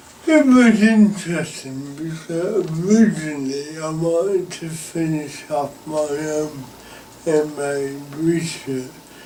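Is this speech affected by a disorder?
Yes: cerebral palsy.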